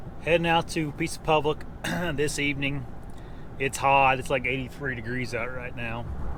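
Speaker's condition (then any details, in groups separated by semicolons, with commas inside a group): No condition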